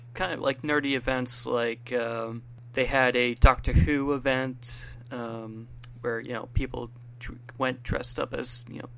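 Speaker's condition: No condition

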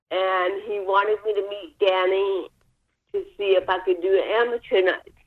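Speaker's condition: Cerebral palsy; spinal cord surgery C1 to C7

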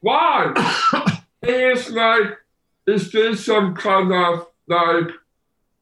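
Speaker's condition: Down syndrome; slow reaction time

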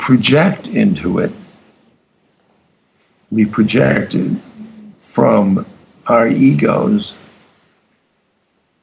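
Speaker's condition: Aphasia after stroke; words come out slowly

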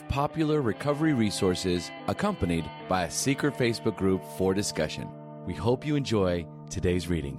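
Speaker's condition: No condition

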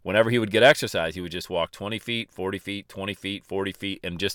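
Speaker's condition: No condition

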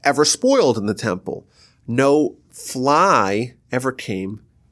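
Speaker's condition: No condition

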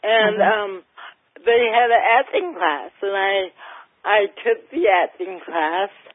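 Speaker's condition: Cerebral palsy, mild

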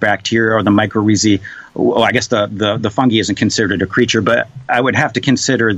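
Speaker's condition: No condition

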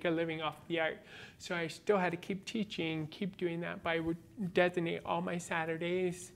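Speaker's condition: Born deaf, cochlear implant, congenital

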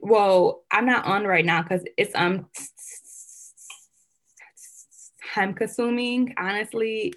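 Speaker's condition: Stuttering; lifelong stuttering, since childhood; in speech therapy, attends irregularly, talks okay when attending; no stuttering when angry, facial grimaces while stuttering, avoids certain words; prolonged sounds

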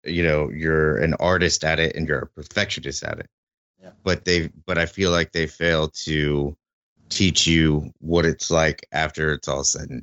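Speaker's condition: No condition

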